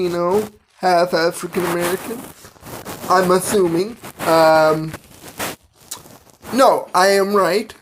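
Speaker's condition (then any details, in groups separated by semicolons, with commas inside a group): Cerebral palsy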